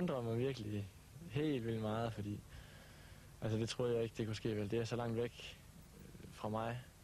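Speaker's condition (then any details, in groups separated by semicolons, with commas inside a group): No condition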